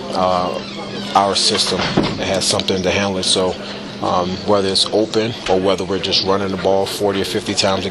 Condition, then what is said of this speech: None; typical speech.